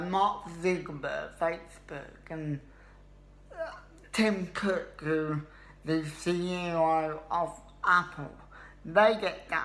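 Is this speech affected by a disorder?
Yes: cerebral palsy; obvious speech impediment.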